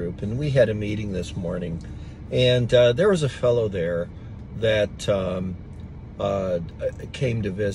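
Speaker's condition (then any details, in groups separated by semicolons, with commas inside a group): No condition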